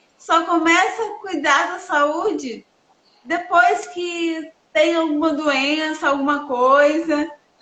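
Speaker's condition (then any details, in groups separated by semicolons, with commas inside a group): Cerebral palsy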